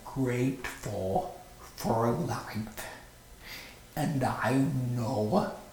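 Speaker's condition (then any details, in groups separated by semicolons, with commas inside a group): Stroke with paralyzed vocal cord; runs without aids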